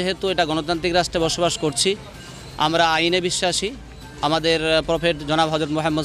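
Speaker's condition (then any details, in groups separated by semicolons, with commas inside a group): No condition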